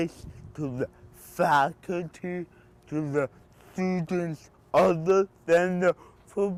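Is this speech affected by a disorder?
Yes: cerebral palsy; speech impediment.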